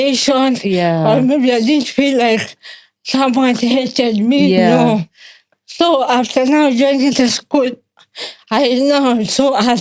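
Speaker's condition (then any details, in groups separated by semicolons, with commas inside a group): Cerebral palsy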